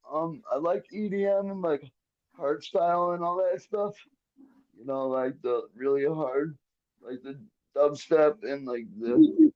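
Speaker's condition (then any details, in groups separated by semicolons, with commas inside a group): Cerebral palsy, quadriplegic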